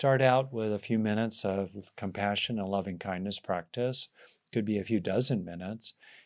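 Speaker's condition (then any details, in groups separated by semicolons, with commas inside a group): No condition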